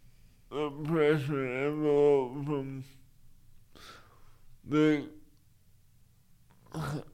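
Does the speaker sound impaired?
Yes: cerebral palsy; wheelchair user 99.9% of the time, limited use of arms.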